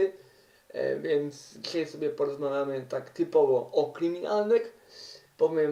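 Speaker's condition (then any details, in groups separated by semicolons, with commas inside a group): Cerebral palsy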